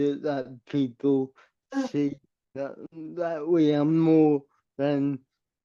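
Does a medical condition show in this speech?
Yes: cerebral palsy; permanent wheelchair user.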